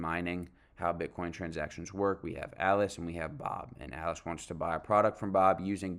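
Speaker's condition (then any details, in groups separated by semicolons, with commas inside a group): No condition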